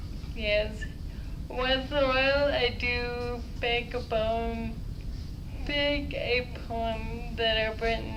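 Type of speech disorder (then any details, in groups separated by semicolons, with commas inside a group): Ataxic dysarthria; Friedreich's ataxia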